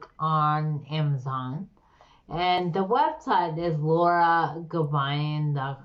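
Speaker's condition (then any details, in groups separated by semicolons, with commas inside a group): Slurred speech; slurred, stroke-like speech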